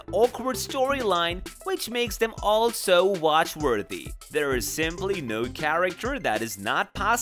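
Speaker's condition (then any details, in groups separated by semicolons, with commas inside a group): No condition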